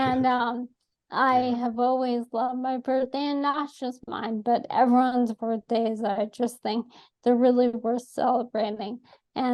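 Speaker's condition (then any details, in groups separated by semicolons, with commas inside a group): ALS; atypical case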